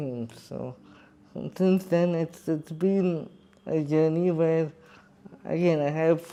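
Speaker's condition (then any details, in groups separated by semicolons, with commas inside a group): Cerebral palsy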